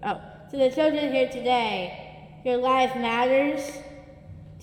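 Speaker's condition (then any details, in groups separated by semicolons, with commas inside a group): Down syndrome; suspected prenatally, present from birth, petite stature, occupational and physical therapy from infancy; speech therapy from infancy, answered audition questions with clarity at age 6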